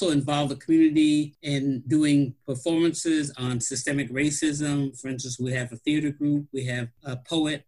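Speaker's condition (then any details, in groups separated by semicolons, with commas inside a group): No condition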